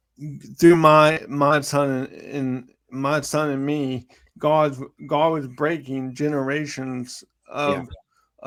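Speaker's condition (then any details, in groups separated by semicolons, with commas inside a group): Cerebral palsy; from birth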